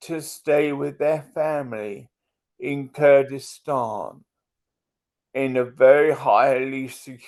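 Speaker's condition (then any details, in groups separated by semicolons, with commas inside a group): Multiple sclerosis; wheelchair user, cannot walk, recently hospitalized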